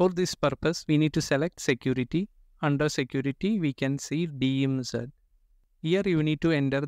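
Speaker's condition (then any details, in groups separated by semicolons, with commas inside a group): No condition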